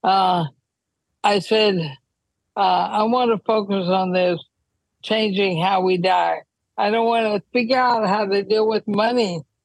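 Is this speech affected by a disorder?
Yes: ALS; wheelchair use when traveling.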